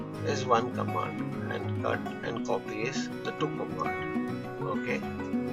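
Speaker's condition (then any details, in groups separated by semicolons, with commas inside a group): No condition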